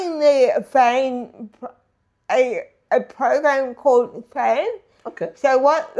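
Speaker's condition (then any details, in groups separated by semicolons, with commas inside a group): Disability affecting speech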